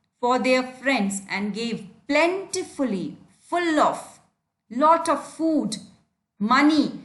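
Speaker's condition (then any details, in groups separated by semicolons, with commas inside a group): No condition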